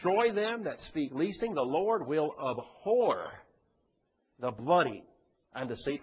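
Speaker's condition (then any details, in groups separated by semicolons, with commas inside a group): No condition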